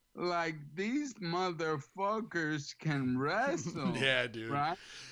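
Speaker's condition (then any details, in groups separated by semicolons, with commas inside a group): ALS; slightly slurred, has to slow down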